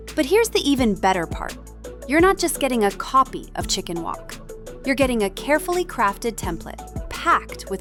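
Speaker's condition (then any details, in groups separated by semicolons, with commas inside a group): No condition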